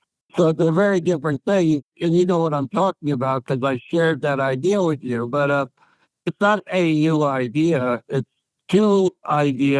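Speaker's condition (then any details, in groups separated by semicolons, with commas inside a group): ALS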